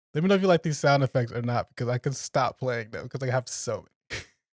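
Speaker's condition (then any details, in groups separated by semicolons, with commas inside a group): No condition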